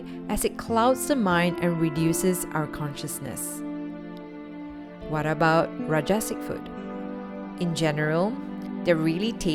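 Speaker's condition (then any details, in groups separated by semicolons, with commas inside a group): No condition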